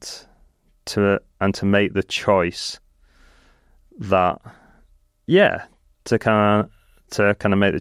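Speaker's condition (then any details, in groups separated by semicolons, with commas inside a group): Stutter; stutter since childhood, persists into adulthood, described by others as bad in childhood; repeated sounds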